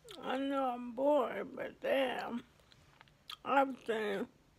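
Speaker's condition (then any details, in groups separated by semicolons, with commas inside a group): ALS; affects hands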